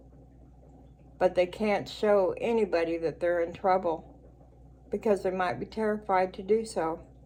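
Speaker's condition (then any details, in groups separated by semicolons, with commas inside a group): Cerebral palsy; speech noticeably atypical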